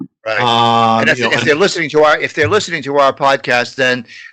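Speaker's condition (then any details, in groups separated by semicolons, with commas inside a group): No condition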